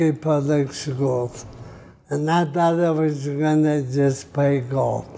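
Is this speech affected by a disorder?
Yes: ALS (Lou Gehrig's disease).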